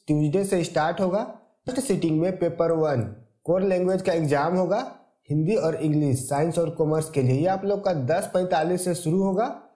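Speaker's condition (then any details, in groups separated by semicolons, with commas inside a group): No condition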